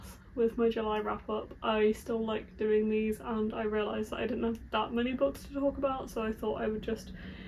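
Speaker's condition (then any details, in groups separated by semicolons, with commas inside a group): No condition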